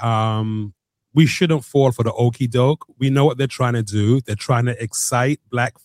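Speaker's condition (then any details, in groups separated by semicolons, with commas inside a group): No condition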